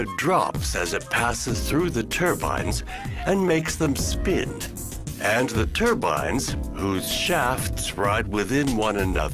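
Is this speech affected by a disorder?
No.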